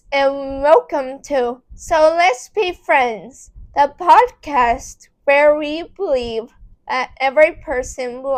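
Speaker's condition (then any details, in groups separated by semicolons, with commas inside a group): Cerebral palsy; affects muscles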